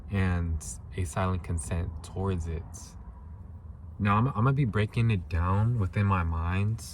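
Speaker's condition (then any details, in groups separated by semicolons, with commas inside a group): No condition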